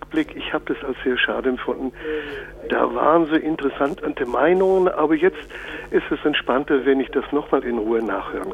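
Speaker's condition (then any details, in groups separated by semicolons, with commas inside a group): No condition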